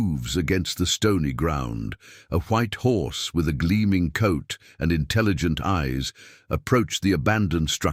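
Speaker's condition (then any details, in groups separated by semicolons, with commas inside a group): No condition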